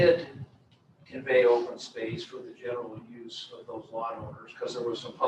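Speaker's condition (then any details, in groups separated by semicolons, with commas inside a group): No condition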